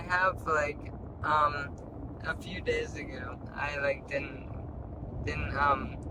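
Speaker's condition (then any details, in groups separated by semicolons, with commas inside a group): Traumatic brain injury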